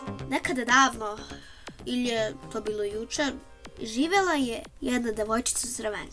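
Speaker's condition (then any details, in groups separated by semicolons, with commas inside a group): No condition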